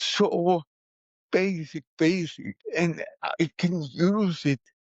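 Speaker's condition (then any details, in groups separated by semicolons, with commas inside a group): Cerebral palsy; poor speech as a child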